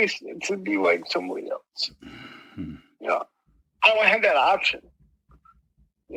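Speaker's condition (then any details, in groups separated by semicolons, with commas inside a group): Mild cerebral palsy; speech impediment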